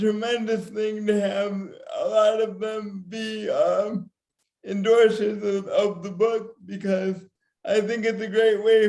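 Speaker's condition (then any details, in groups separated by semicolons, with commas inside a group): Cerebral palsy, severe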